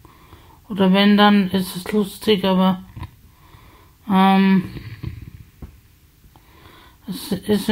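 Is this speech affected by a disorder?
Yes: spasticity from birth; multiple sclerosis.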